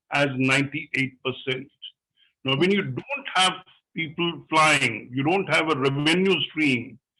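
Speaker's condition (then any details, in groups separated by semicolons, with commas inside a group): No condition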